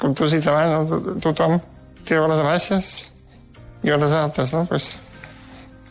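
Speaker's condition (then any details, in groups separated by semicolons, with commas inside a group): Duchenne muscular dystrophy; progressive loss of strength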